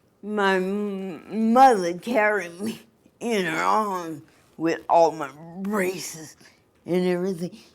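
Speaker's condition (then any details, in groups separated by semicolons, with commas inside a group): Cerebral palsy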